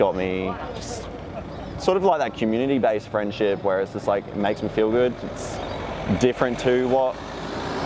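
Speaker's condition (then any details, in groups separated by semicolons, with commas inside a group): No condition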